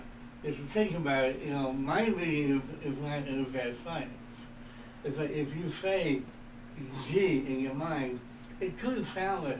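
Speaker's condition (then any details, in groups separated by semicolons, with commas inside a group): Cerebral palsy; speech impediment from condition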